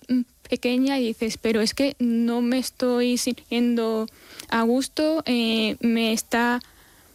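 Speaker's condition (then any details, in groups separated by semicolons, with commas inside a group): Stuttering (disfemia); persistent stuttering since about age 5, getting stuck while speaking more noticeable while growing up; gets stuck or blocks when speaking, tends to answer briefly; prolonged sounds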